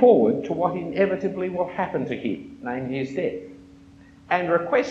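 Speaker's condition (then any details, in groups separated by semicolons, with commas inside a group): No condition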